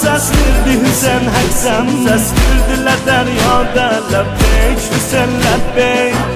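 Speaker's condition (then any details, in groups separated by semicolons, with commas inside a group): No condition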